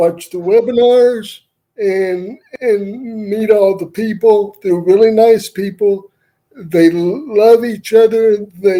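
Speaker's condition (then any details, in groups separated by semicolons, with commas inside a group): Cerebral palsy; wheelchair user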